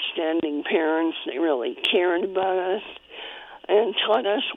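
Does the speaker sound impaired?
Yes: cleft palate; congenital cleft palate, spoon-fed in early childhood around age three.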